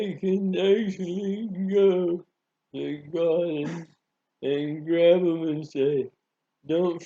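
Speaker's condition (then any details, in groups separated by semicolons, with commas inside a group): Parkinson's disease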